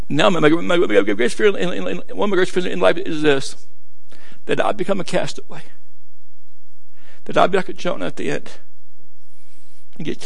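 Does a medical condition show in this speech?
Yes: stuttering; struggled with it for a while, adults at Gadsdale said stutter barred preaching; preaching a sermon, stutter not yet noticed by listeners; not noticed by audience so far; here repeated sounds.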